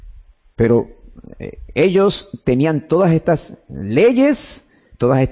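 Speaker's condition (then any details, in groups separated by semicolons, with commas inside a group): No condition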